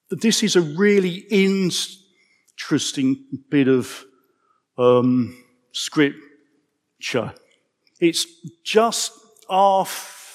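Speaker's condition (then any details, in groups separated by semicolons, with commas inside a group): Stammer; prolonged sounds, blocks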